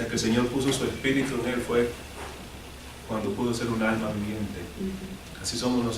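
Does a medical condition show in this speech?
No.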